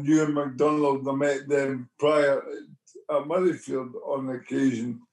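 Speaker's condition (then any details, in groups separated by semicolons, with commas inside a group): Motor neurone disease; twitching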